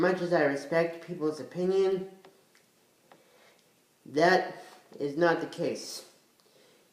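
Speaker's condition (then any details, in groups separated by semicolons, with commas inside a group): Cerebral palsy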